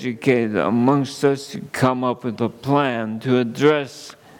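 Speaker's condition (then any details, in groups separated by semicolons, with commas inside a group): ALS; under neurologist care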